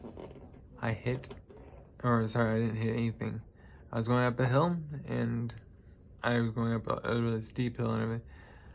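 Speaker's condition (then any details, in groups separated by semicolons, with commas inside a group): Traumatic brain injury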